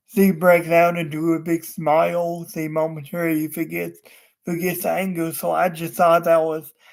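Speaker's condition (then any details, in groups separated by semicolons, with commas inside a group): Cerebral palsy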